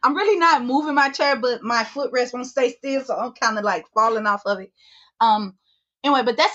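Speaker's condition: No condition

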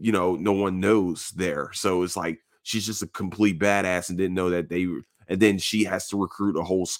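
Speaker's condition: No condition

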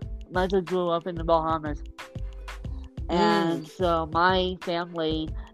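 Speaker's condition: Cerebral palsy; as toddler, parents worked to get her speaking, walking, eating

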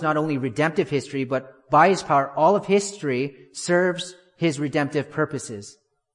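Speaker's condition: No condition

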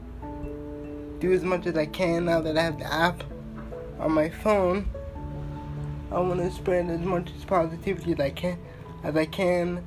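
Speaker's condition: Cerebral palsy; uses wheelchair

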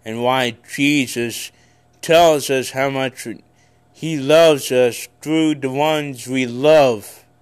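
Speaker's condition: Cerebral palsy; no known medical cause

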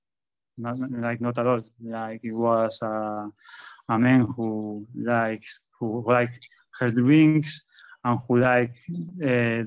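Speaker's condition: Stuttering; stutters a lot when talking in public; prolonged sounds

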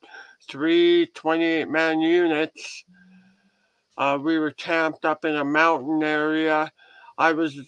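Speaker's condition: Head and neck cancer surgery; survivor

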